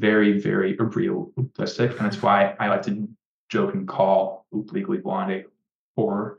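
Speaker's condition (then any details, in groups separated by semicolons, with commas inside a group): Stutter; mostly blocks, more severe than brother's, no stuttering when talking only to himself or reflexively; prolonged sounds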